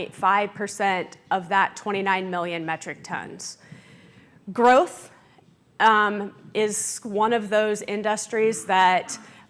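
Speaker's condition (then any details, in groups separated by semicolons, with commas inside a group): No condition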